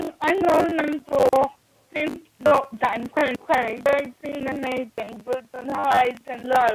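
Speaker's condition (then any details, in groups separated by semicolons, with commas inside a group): Cerebral palsy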